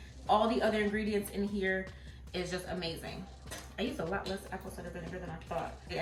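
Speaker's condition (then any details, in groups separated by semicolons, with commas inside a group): No condition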